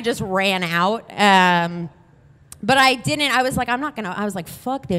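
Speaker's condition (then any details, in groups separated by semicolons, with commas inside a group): No condition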